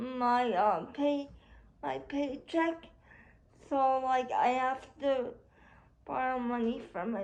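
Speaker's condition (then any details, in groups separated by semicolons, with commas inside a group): Cerebral palsy; spastic quadriplegia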